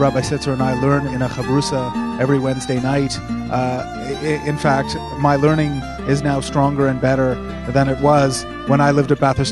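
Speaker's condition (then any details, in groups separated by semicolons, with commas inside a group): No condition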